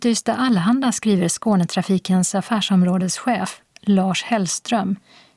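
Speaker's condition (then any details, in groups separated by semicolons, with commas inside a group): No condition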